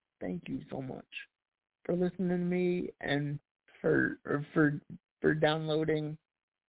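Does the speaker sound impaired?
Yes: cerebral palsy; past challenges speaking up.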